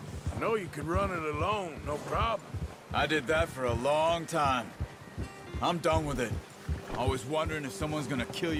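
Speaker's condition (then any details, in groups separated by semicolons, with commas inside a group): No condition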